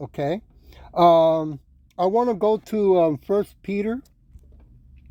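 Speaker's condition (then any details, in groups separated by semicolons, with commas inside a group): No condition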